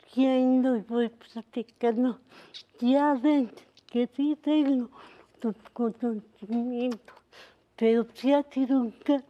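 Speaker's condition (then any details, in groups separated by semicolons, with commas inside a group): Cerebral palsy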